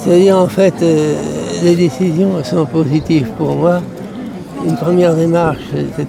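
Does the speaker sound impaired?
Yes: Parkinson's disease; pesticide exposure over 27 years at Coralis Cooperative, skin and inhalation, weakened bones, pronounced stooped posture; no teeth left due to bone weakening.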